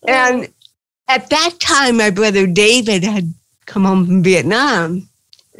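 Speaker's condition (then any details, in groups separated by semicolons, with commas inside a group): Cerebral palsy; since birth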